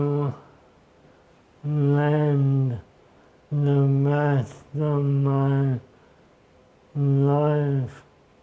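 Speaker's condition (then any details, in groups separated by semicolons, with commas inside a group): ALS; brain-computer interface implant surgery; 10 years since diagnosis, severe upper body impairment; speech severely impacted, controls devices by brain activity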